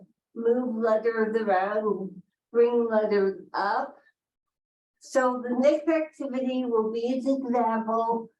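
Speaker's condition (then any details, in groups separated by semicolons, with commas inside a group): Cerebral palsy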